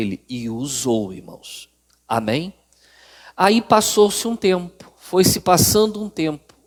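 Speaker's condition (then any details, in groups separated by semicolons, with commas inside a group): No condition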